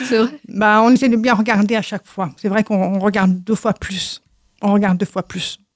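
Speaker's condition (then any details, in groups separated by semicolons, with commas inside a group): Deafness from birth; congenital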